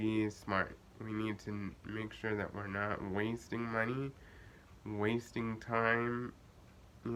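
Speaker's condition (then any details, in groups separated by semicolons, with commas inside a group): Cerebral palsy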